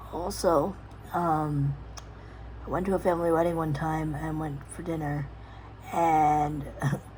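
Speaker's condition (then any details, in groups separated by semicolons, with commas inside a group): Cerebral palsy; predominantly physical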